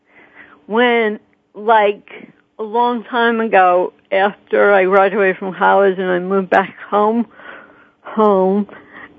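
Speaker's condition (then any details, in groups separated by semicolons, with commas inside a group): Cerebral palsy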